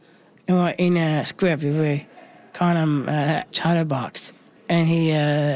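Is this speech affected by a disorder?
Yes: Down syndrome; intellectual disability, different physical ability to write, speaks scenes aloud, Marcus Youssef records and transcribes.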